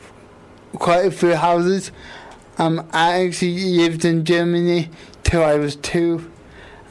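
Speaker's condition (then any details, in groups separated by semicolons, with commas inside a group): Quadriplegic cerebral palsy; age 28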